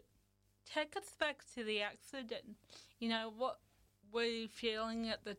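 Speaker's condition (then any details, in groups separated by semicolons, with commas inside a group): Cerebral palsy; present from birth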